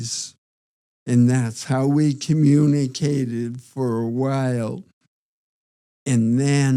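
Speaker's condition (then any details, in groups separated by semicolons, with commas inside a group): Parkinson's disease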